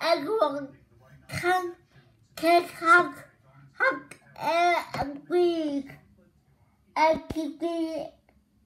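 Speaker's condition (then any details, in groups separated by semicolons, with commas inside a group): Cerebral palsy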